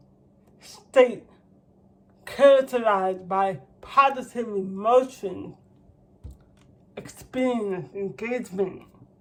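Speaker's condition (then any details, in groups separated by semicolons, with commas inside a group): Cerebral palsy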